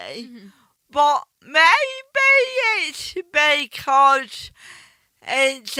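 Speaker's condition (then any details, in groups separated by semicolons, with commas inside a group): Ataxic cerebral palsy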